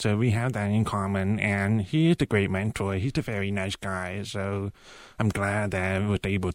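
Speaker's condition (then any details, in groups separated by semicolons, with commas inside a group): Profound deafness; now hears sounds such as rain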